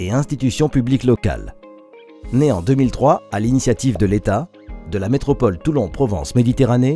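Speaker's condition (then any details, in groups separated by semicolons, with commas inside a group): No condition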